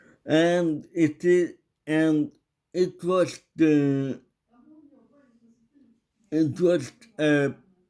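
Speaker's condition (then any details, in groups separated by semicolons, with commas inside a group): Cerebral palsy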